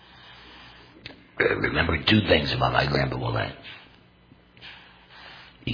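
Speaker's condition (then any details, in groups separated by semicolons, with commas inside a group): Total laryngectomy; complete laryngectomy for larynx cancer, voice prosthesis; speaks through voice prosthesis, may cough while speaking, microphone setup worked out for him; unusual tone of voice, may sound painful to listeners, understandable with careful listening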